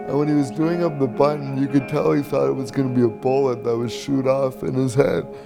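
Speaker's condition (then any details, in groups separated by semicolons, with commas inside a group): Cerebral palsy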